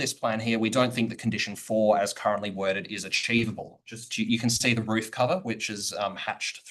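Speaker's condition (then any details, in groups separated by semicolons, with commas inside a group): No condition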